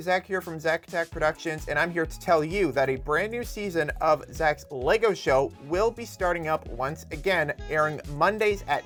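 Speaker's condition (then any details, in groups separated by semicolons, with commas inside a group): No condition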